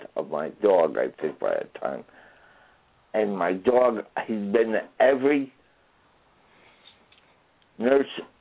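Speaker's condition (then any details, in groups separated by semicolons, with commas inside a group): Traumatic brain injury; traumatic brain injury from being trapped in a fire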